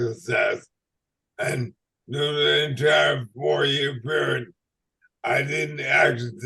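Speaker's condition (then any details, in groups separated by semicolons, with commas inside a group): ALS/MND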